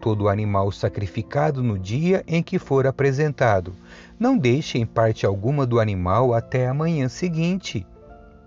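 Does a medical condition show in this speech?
No.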